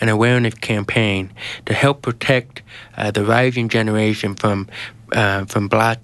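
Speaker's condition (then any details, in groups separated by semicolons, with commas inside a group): Genetic hearing loss; speaks well after years of therapy, trouble understanding unfamiliar accents on phone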